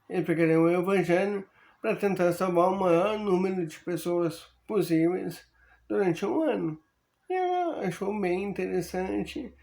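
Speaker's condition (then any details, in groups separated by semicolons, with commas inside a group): Amyotrophic lateral sclerosis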